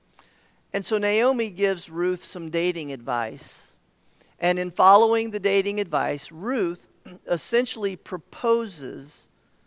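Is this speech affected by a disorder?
No.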